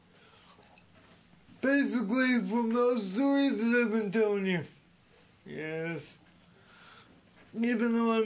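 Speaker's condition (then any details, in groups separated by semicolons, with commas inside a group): Speech impediment; sometimes hard for others to understand, masked poll worker behind plexiglass could not understand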